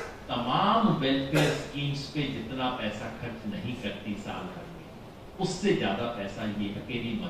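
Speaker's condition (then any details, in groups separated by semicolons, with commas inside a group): No condition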